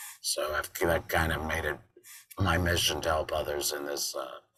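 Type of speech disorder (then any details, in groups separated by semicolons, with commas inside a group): Speech with a voice prosthesis; total laryngectomy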